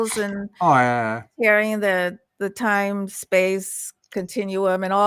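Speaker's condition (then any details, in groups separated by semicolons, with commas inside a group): No condition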